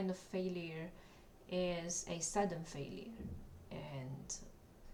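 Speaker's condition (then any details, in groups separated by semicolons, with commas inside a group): No condition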